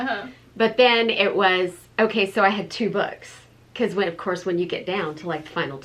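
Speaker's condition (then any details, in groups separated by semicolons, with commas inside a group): No condition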